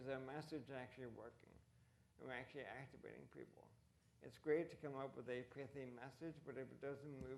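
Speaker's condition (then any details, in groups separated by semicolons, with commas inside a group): ALS; voice and hands affected; voice impacted, reduced fluency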